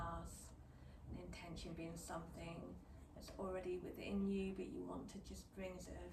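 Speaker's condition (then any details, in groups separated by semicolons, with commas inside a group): No condition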